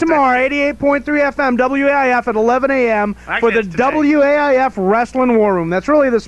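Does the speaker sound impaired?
No.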